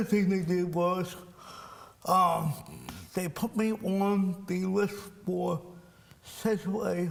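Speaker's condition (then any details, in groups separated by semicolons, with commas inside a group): Cerebral palsy; from birth; speech impairment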